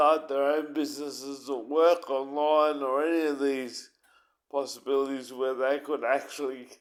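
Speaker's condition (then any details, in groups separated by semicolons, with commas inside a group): Cerebral palsy; uses wheelchair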